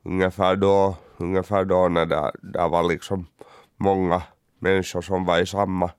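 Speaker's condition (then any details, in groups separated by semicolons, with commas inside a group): Cerebral palsy; uses wheelchair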